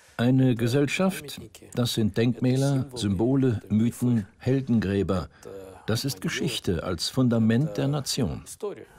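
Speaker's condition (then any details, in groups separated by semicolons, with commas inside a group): No condition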